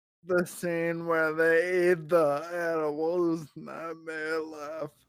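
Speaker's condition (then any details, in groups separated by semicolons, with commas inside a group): Friedreich's ataxia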